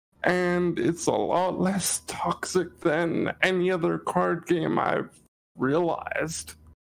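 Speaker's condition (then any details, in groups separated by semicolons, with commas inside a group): Cerebral palsy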